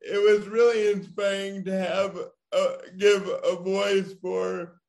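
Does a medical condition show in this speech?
Yes: cerebral palsy; diagnosed as firstborn child.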